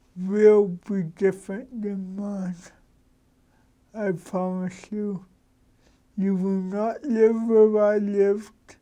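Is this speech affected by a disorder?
Yes: cerebral palsy.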